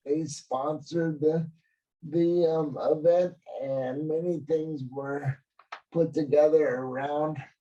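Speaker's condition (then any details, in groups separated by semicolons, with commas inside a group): Cerebral palsy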